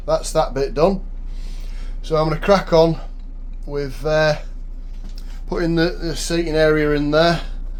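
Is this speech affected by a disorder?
No.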